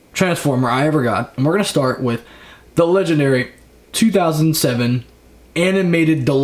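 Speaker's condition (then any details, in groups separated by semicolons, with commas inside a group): No condition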